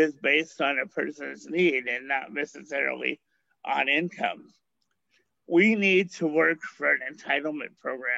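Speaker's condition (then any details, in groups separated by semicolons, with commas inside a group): Cerebral palsy; limited use of limbs; needs assistance with nearly everything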